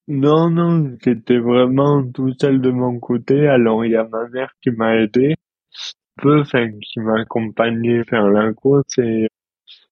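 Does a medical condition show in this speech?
Yes: dystonia; present since birth.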